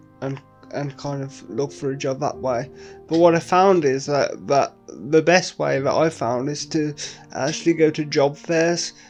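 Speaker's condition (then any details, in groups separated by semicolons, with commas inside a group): Quadriplegic cerebral palsy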